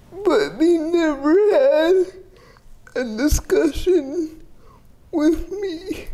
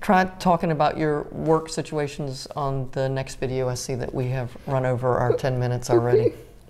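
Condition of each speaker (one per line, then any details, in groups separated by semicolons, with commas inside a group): Cerebral palsy, athetoid quadriplegia, severe; athetoid quadriplegia, arms legs trunk affected, hip surgeries; GMFCS level 4, power wheelchair, needs help sitting standing; may be hard to understand, muscles affected
No condition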